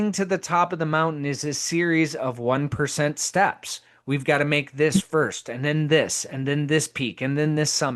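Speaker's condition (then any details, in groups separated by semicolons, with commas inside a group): No condition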